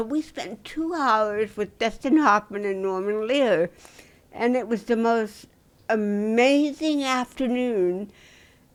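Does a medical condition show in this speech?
Yes: cerebral palsy.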